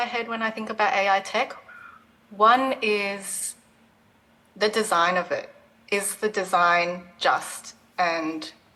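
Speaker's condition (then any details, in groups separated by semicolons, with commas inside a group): No condition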